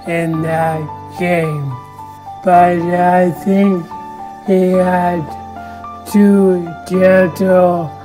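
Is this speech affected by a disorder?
Yes: ALS; speech onset; losing clear speech.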